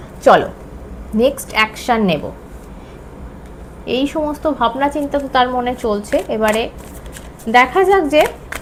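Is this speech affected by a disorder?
No.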